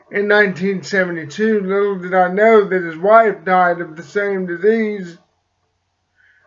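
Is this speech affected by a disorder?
Yes: cerebral palsy; slight speech impediment.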